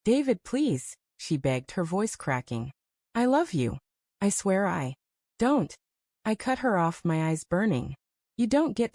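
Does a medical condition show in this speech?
No.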